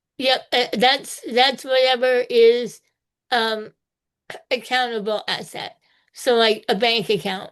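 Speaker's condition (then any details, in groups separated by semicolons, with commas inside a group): Spinal muscular atrophy type two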